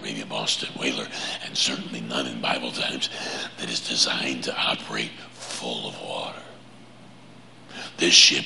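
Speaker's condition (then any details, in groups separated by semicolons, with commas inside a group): Laryngeal cancer; deep raspy 'Batman voice'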